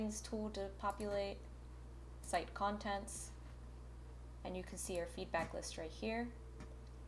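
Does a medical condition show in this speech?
No.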